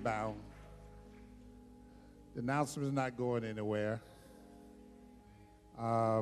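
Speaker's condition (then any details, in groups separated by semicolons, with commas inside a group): No condition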